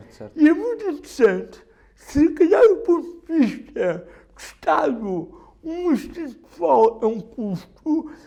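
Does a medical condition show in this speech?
Yes: cerebral palsy.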